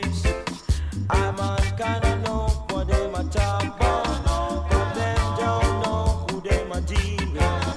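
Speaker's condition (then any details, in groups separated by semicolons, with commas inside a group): No condition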